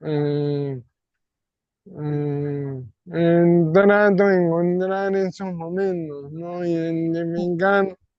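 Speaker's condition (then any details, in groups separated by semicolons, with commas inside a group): ALS; non-bulbar form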